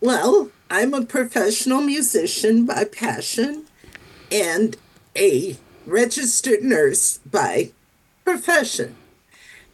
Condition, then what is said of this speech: Spasmodic dysphonia. I have something called spasmodic dysphonia, and I find it really funny because I'm a singer, but I have these vocal tremors.